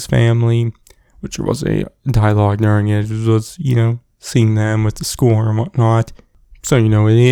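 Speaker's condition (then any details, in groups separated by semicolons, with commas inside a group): No condition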